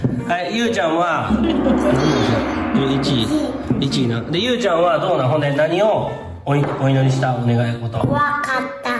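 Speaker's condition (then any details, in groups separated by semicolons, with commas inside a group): No condition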